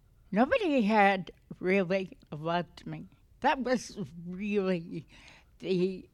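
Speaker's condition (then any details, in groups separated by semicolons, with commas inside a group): Essential tremor; essential tremor affecting voice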